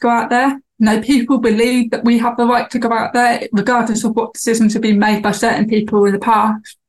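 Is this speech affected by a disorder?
Yes: deafness, lost hearing around age 4; cochlear implant; cochlear implant after university, deteriorated after car accident, internal implant replaced; new implant not restoring hearing, awaiting electrode pull-back surgery, left ear under speech banana.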